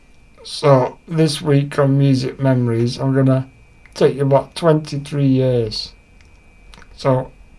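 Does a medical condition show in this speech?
Yes: Duchenne muscular dystrophy; diagnosed at age 5, about 23 years ago.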